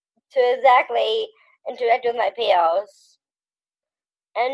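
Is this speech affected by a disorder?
Yes: Down syndrome.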